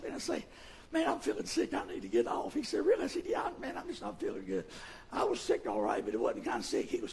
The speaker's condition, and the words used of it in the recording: Vocal cord paralysis. But my vocal cords are paralyzed. They don't come together. They don't move.